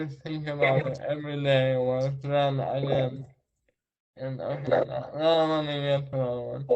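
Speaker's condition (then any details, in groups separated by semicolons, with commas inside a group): Traumatic brain injury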